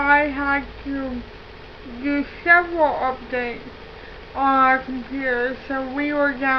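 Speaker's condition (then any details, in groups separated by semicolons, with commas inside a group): Cerebral palsy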